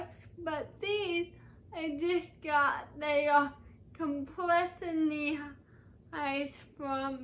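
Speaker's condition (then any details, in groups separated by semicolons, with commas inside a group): Cerebral palsy; uses crutches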